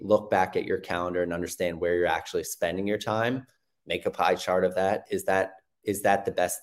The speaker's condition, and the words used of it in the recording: No condition.